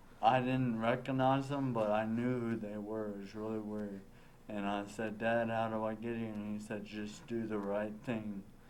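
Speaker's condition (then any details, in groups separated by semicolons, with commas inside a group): Traumatic brain injury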